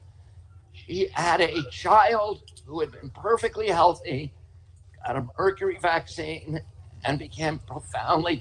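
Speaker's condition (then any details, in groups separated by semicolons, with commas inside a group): Spasmodic dystonia; voice trembles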